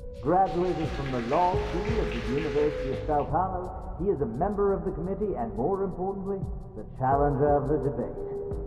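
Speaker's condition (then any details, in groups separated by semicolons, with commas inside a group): No condition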